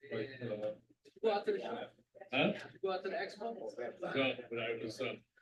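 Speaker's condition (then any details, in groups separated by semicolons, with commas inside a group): No condition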